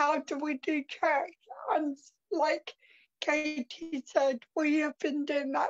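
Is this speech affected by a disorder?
Yes: cerebral palsy.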